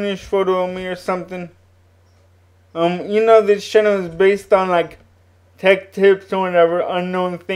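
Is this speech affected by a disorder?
Yes: cerebral palsy.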